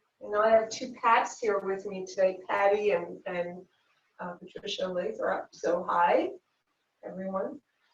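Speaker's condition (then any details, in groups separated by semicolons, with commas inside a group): No condition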